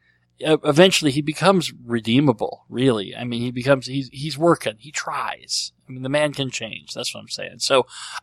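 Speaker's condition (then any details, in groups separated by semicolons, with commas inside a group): Cleft lip and palate; treated as a baby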